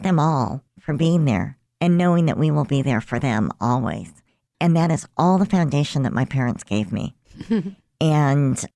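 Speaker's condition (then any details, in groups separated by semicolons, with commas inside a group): Cleft lip and palate; present since birth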